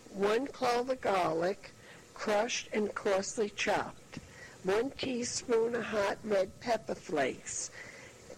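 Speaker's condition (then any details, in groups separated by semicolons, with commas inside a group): No condition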